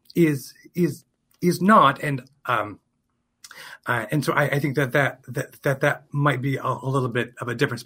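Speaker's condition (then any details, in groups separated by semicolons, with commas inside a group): Stuttering, persistent developmental; stutters openly, comfortable stuttering openly; repeated words, prolonged sounds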